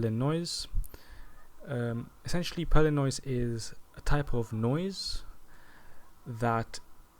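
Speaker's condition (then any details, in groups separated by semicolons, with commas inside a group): No condition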